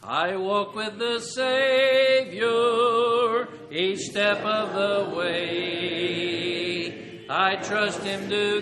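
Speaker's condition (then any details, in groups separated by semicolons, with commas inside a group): No condition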